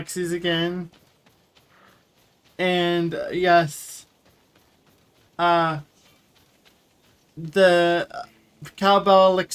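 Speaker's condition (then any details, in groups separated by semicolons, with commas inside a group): Cerebral palsy; wheelchair user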